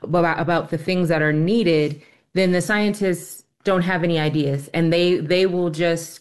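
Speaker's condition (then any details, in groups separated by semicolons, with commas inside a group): No condition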